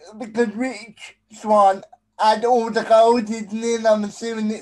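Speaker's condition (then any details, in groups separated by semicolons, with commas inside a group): Spastic quadriplegic cerebral palsy; worse when distracted by several things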